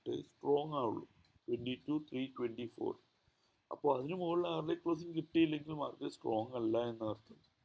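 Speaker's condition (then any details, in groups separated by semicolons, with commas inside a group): No condition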